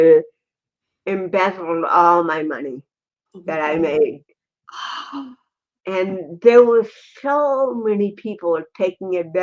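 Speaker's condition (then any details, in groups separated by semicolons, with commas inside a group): Cerebral palsy, athetoid and ataxic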